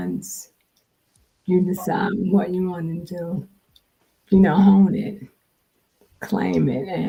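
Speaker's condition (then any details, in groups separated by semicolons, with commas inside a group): Multiple sclerosis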